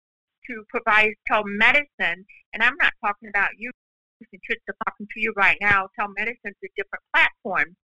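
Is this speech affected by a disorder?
Yes: profound deafness; profound hearing loss, uses hearing aid, communicates in sign language; video relay service (VRS) interpreter on phone, hearing aid connected via Bluetooth for calls; speaks for herself in own voice via voice carryover, interpreter signs host's words.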